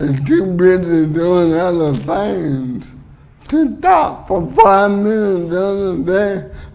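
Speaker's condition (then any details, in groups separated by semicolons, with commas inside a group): Cerebral palsy; speech a little unclear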